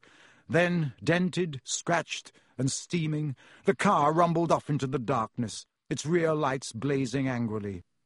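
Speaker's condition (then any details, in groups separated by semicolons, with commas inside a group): No condition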